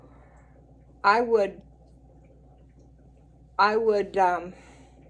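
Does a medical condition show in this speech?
Yes: cerebral palsy; speech noticeably atypical.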